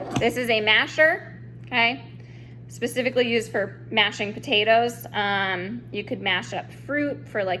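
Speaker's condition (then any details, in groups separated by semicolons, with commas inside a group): No condition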